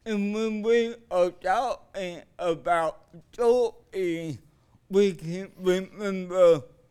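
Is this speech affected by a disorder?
Yes: cerebral palsy.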